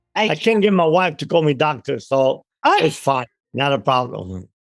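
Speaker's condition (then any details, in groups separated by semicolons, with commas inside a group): No condition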